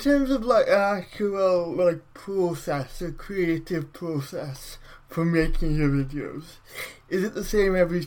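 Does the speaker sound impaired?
Yes: cerebral palsy; affects coordination and muscle control of whole body.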